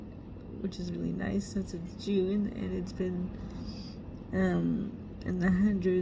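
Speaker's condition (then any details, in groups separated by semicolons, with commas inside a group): Cerebral palsy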